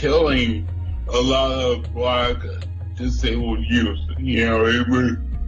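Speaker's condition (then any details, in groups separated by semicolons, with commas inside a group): Cerebral palsy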